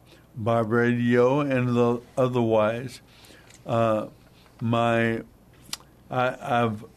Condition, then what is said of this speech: Stroke. If I speak slowly and deliberately, I think I can be understood.